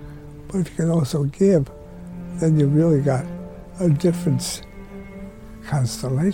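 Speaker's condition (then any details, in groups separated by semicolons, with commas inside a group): Lou Gehrig's disease; als, terminal, onset mid-70s, early tiring walking half block, two years diagnosis to death, lost walking, standing, self-care; terminal stage, dying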